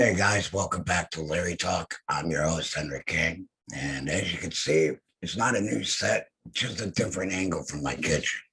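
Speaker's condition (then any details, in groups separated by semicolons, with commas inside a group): Head and neck cancer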